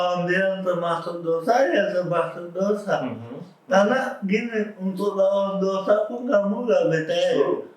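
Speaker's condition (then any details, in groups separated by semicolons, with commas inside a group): Cerebral palsy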